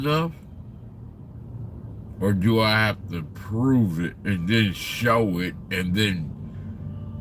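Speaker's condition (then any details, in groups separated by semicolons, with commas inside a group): Slurred speech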